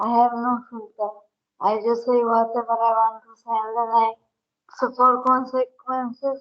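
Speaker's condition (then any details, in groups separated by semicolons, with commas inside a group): Brain injury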